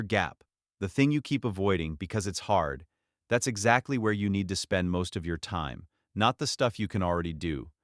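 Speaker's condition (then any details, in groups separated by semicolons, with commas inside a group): No condition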